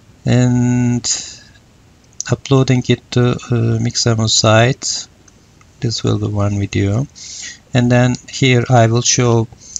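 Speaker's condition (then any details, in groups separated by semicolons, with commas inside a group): No condition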